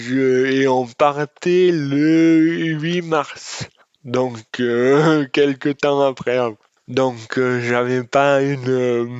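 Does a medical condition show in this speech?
Yes: dystonia; speech disorder.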